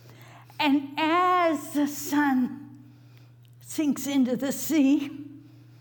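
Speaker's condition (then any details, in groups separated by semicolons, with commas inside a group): Stroke; over 6 years unable to speak, read or write, struggled to recite with effortful breath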